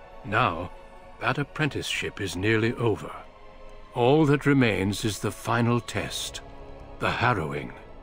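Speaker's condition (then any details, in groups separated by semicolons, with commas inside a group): No condition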